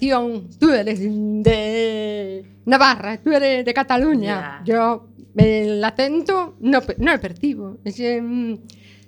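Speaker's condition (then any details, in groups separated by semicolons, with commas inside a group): Deafness with cochlear implant; deaf since childhood, right ear unaided and unstimulated for many years; cannot perceive voice timbre, intonation or accents, understands nothing without seeing faces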